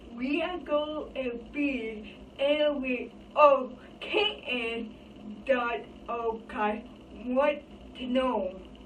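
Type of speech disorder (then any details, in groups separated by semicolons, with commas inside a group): Apraxia of speech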